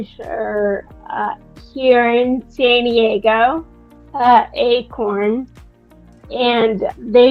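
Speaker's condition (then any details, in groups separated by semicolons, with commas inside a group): Friedreich's ataxia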